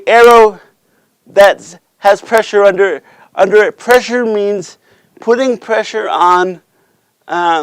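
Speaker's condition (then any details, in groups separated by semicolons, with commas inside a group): Cerebral palsy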